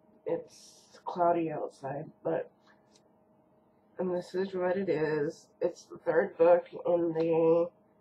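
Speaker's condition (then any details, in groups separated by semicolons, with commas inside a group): Cerebral palsy; first word not said quite right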